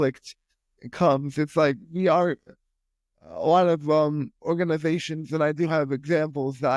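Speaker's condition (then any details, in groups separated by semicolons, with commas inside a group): Spastic quadriplegia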